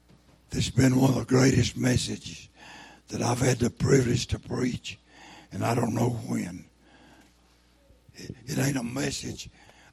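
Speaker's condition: Throat cancer, lost vocal cord

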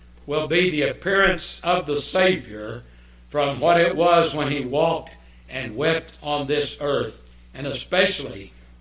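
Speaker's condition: No condition

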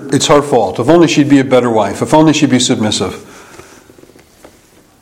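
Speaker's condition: No condition

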